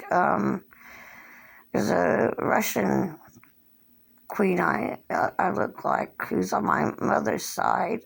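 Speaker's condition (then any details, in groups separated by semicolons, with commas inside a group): Cerebral palsy; since birth, hand tremors; age 57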